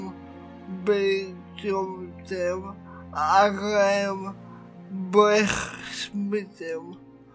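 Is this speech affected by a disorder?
Yes: cerebral palsy.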